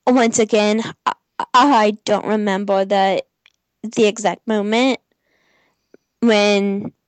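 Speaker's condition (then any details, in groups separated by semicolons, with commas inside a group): Stuttering; onset age 3 to 4, during therapy for other speech impediments, therapist suspected that therapy caused it; speech therapy through grade school, middle school, part of freshman year of high school; blocked on nearly every word when job began, now pretty fluent on phone, sometimes cannot get words out; repeated words, blocks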